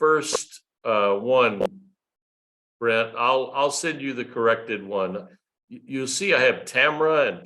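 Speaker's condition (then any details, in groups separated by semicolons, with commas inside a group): No condition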